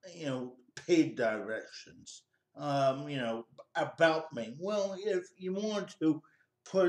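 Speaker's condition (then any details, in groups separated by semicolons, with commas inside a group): Cerebral palsy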